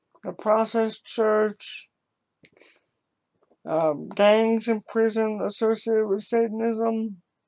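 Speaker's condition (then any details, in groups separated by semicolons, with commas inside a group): Cerebral palsy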